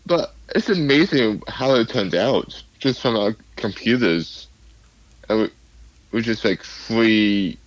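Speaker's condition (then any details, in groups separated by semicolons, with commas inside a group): Cerebral palsy; speech affected, hard for others to understand at first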